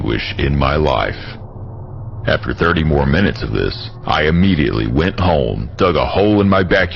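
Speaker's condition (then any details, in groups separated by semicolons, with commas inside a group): No condition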